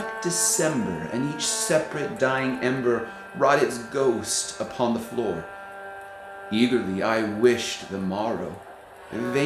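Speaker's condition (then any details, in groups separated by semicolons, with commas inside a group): No condition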